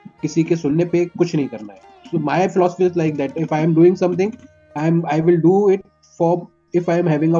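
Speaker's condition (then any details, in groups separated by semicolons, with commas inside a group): No condition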